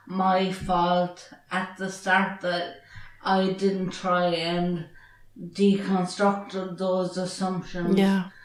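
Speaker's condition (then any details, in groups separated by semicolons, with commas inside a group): Traumatic brain injury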